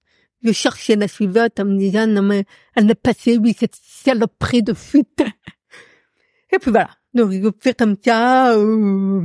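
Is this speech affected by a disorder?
Yes: profound deafness; noticeable to everyone.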